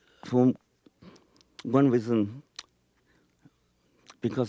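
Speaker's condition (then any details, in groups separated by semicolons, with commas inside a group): Stutter; stutter on and off through life; blocks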